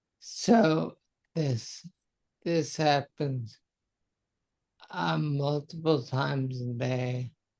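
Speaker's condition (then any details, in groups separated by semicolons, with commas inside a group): Multiple sclerosis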